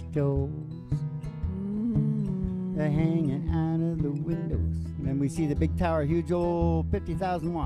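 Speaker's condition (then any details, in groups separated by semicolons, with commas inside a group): No condition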